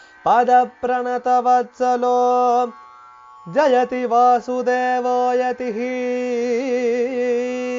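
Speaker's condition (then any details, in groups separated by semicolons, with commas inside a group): No condition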